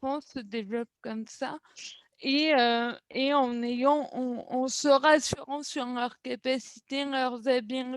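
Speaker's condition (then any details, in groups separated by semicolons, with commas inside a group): Cerebral palsy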